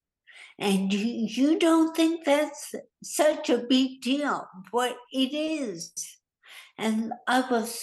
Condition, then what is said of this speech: Stroke. But even now, my brain works a lot faster than my tongue does.